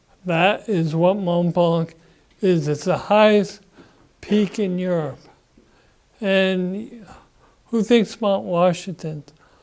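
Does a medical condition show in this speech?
Yes: Parkinson's disease.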